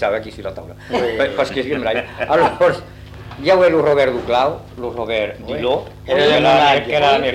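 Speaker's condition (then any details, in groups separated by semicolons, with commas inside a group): No condition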